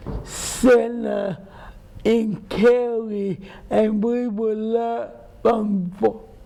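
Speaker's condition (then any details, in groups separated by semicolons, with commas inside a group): Cerebral palsy; speech impairment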